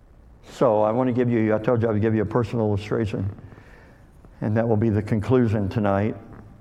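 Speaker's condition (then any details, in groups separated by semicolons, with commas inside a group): Cleft lip and palate; called hair lip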